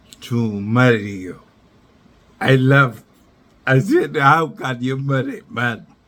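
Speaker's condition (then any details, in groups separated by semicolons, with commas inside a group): Neurological disease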